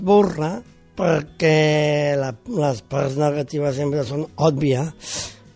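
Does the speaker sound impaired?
Yes: Down syndrome; congenital, born with it.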